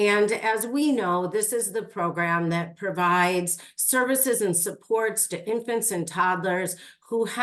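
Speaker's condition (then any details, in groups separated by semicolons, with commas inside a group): No condition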